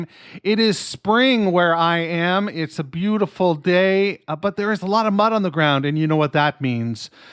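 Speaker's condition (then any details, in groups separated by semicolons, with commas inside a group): No condition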